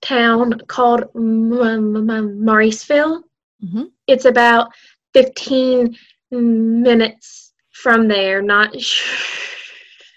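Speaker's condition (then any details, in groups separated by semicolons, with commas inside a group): Stuttering; adult, still stutters; prolonged sounds, blocks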